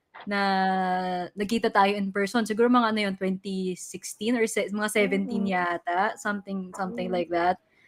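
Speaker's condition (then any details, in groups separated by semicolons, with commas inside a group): No condition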